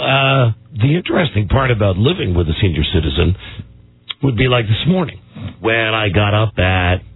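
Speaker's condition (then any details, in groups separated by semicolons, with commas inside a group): No condition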